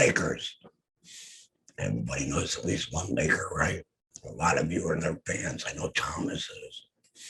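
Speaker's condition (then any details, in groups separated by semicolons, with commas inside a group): Head and neck cancer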